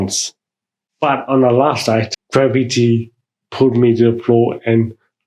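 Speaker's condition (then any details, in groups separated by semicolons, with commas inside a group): Mild cerebral palsy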